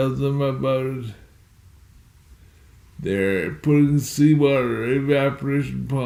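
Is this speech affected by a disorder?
Yes: multiple sclerosis.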